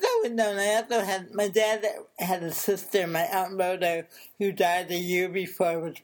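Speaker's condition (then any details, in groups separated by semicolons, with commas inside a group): Cerebral palsy; since birth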